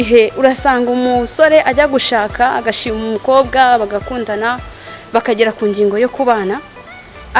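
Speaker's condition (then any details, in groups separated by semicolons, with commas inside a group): No condition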